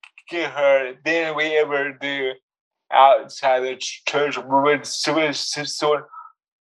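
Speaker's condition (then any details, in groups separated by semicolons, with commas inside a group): Cerebral palsy; speech impediment, noticeable on phone calls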